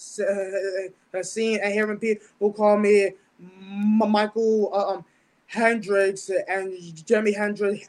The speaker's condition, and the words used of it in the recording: Stuttering. Sometimes living in the spectrum is a little bit hard to socialize with people, and the reason why I find it a little bit challenging to hang around people is because number one, I have like a low little speech impediment that I had since I was like, oh, I'm 10 years old.